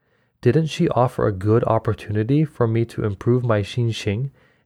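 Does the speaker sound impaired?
No.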